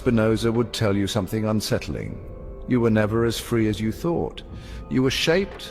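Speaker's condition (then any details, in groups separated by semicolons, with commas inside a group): No condition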